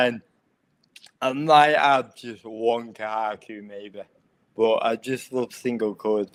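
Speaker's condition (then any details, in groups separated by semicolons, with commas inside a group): Cerebral palsy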